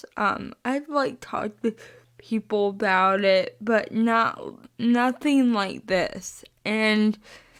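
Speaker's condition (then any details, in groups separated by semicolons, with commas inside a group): Spastic cerebral palsy, mixed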